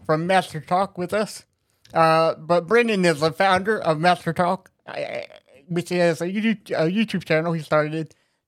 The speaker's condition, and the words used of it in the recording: Cerebral palsy. I guess it's my voice is like yours, you know, like very low registered, you know.